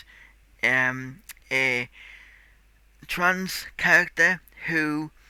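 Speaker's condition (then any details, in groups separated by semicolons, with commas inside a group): Cerebral palsy; tight muscles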